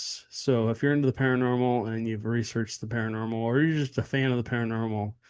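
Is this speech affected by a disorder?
No.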